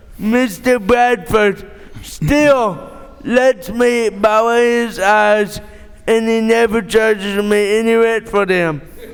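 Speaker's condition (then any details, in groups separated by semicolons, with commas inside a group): Cerebral palsy; born premature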